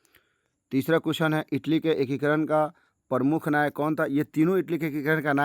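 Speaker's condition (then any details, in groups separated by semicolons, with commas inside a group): No condition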